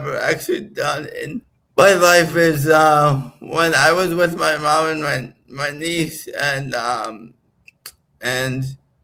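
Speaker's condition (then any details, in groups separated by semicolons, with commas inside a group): Right-sided physical disability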